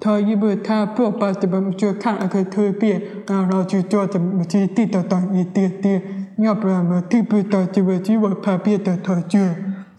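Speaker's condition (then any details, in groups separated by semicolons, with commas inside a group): Hearing impairment; wears hearing aid, hears car horns and ambulance sirens with hearing aid; speech not very clear, others may not understand her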